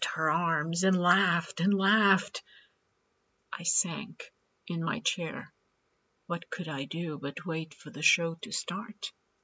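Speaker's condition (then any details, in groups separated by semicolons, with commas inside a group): No condition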